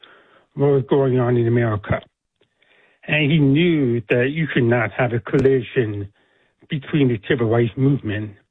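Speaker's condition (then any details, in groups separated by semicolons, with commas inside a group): Deafness; deaf accent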